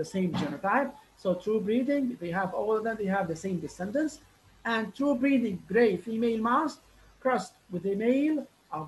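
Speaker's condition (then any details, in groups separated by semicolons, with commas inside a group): No condition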